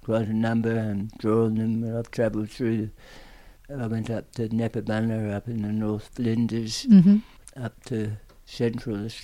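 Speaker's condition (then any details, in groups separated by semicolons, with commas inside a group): Tongue cancer, aggressive; after treatment, speech and swallowing problems persist to a certain extent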